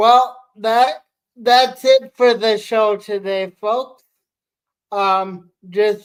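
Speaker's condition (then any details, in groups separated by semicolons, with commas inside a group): Cerebral palsy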